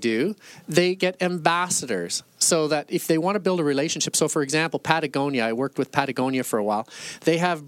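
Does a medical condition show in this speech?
No.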